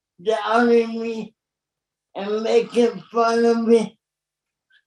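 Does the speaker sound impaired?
Yes: cerebral palsy; born very premature, staff help with Hoyer lift transfers in and out of bed; age 51.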